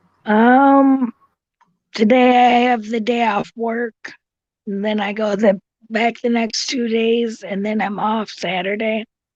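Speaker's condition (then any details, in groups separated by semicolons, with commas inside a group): Cerebral palsy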